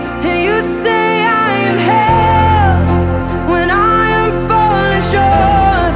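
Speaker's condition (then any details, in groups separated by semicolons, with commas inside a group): No condition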